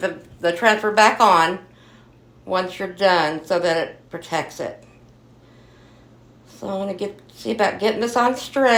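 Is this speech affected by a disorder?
No.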